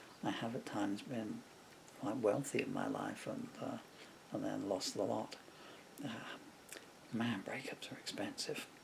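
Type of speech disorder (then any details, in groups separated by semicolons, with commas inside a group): Bulbar dysarthria; progressive bulbar palsy (MND)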